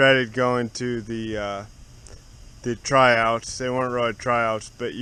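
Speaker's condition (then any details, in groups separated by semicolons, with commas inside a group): Cerebral palsy; spastic, affects walking and legs; mild, may have worsened slightly with age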